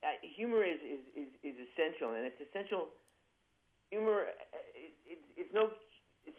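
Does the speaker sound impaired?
Yes: Parkinson's disease; young onset, diagnosed by a neurologist at age 29, managed with medications.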